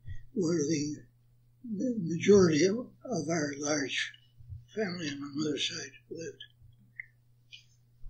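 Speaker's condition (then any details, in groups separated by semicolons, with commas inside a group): Parkinson's; attributed to Agent Orange exposure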